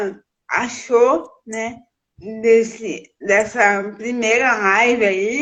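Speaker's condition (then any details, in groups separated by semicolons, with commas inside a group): Cerebral palsy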